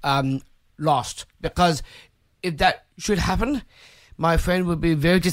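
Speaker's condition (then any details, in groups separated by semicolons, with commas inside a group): Down syndrome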